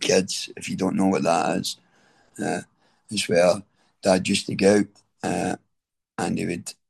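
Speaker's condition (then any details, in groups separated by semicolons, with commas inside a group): Throat cancer treatment effects, stage 4 throat cancer; throat pain after chemo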